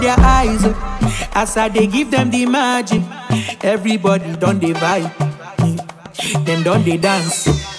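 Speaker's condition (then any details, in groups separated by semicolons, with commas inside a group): No condition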